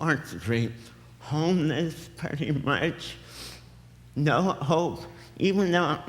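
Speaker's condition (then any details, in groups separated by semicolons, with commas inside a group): Cerebral palsy; affects speech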